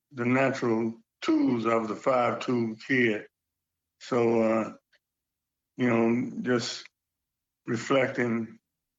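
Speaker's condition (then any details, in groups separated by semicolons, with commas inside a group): Parkinson's; age 70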